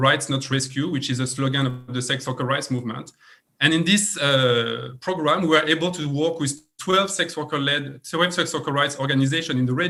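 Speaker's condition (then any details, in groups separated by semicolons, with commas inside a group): No condition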